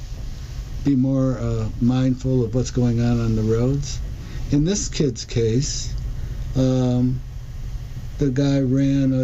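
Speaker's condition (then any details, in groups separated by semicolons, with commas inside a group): Parkinson's disease; diagnosed almost 4 years ago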